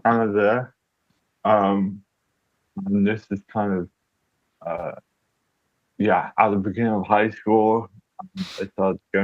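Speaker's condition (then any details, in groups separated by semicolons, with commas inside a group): Cerebral palsy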